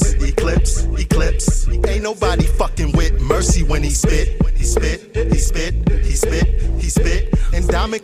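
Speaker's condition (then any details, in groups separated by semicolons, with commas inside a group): No condition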